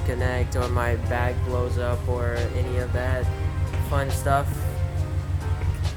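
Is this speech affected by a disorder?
No.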